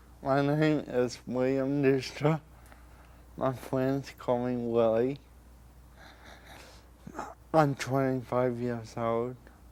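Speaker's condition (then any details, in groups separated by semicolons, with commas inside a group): Cerebral palsy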